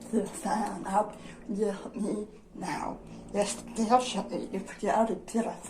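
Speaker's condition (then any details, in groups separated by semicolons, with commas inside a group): Dystonia; generalized dystonia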